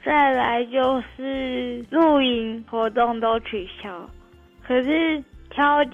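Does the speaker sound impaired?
Yes: cerebral palsy.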